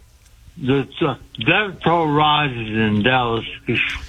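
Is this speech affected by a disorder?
Yes: speech impediment after head injury; stabbed by girlfriend and hit in head with ashtray years ago, thinking reportedly intact; trouble getting words out, rapid-fire delivery, hard to follow, told to get closer to microphone.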